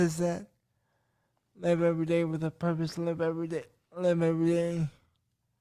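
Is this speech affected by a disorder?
Yes: cerebral palsy.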